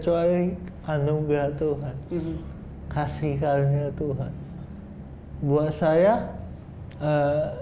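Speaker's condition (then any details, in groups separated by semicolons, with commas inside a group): Cerebral palsy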